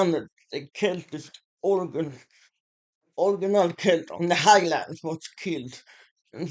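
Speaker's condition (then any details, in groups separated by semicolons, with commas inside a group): Muscular Parkinson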